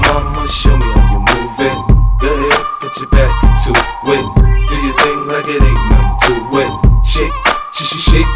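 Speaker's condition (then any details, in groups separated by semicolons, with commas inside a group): No condition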